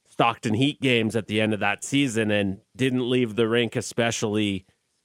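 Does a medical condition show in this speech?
No.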